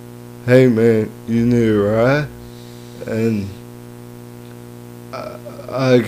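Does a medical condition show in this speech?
Yes: cerebral palsy; lifelong.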